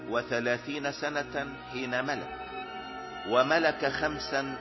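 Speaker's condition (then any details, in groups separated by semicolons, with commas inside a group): No condition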